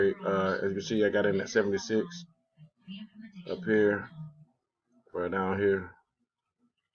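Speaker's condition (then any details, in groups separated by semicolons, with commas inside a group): No condition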